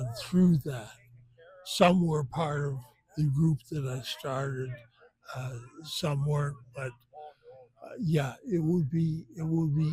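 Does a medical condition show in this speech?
Yes: benign essential tremor.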